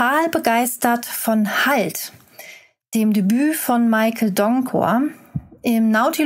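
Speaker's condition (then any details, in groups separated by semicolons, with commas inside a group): No condition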